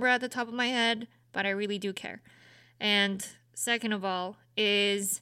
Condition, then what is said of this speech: None; typical speech.